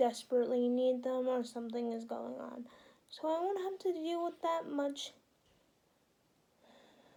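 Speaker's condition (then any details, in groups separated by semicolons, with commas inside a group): Quadriplegic cerebral palsy, spastic quadriplegic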